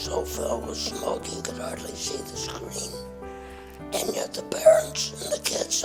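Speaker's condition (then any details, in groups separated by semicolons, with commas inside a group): Laryngectomy; total laryngectomy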